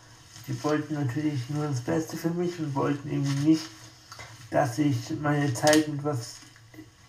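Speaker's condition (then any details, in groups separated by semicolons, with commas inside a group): Spastic tetraparesis; wheelchair user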